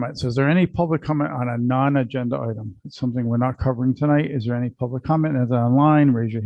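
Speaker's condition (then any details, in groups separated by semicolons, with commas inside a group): No condition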